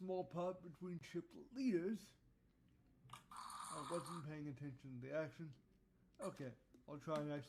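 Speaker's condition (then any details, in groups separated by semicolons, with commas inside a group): Cerebral palsy; voice tone sometimes odd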